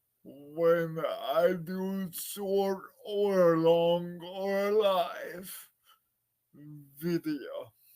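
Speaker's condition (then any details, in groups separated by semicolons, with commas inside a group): Cerebral palsy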